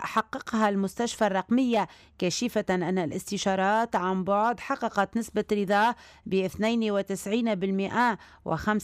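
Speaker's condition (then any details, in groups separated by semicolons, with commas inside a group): No condition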